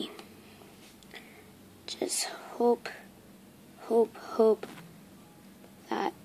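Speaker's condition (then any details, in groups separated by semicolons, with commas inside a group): No condition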